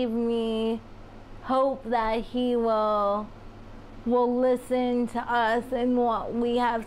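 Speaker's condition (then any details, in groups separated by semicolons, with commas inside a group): Spastic cerebral palsy; spastic type, from birth, cannot walk, withered hands; controls spasms; clipped speech, refined speech patterns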